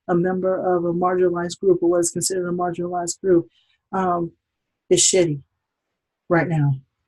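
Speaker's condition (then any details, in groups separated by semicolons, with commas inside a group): No condition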